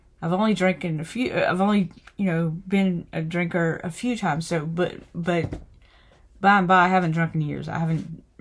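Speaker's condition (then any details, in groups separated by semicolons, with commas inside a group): No condition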